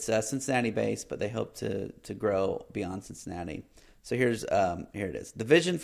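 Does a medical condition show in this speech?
No.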